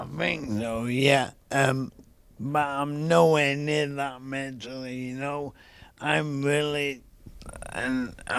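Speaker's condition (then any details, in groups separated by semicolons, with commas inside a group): ALS; young onset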